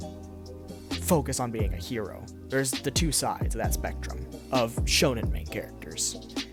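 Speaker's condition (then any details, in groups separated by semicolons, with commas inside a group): No condition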